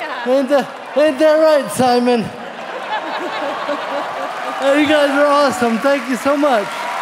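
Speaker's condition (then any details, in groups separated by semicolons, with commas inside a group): Cerebral palsy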